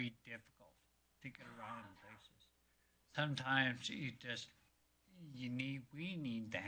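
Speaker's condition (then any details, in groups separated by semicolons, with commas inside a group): Multiple sclerosis; affects balance; worsening daily, depends on accessible transport; affecting speech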